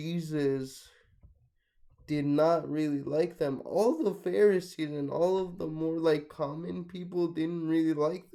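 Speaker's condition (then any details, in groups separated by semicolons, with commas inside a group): Cerebral palsy, mixed, mild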